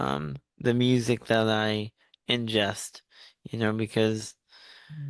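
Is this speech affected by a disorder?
Yes: cerebral palsy; uses wheelchair; voice and speech affected, involuntary.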